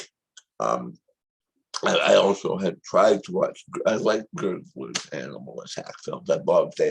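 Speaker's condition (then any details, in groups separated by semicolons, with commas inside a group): Tongue cancer surgery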